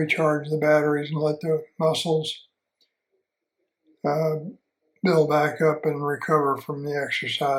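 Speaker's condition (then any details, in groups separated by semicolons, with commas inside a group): Parkinson's disease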